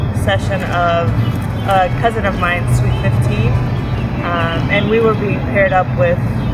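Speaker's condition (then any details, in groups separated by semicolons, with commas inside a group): No condition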